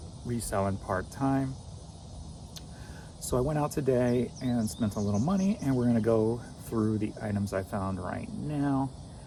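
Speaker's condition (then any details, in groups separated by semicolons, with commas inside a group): No condition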